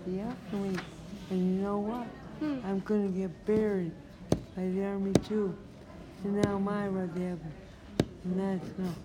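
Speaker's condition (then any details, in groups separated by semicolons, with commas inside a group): Traumatic brain injury; traumatic brain injury from car rollover on base around age 24, army occupational and physical therapy; wheelchair user, knee later failed; talks funny, understandable except when laughing, could not speak for a year after injury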